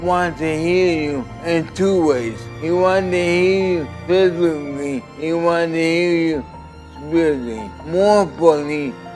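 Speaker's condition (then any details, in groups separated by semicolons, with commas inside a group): ALS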